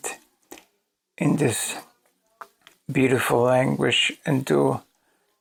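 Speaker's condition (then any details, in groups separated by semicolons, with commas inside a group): ALS; voice severely damaged, hard to understand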